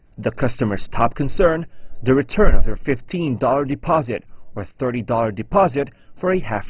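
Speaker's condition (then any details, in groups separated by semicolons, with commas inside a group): No condition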